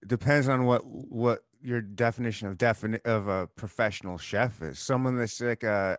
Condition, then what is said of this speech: No condition.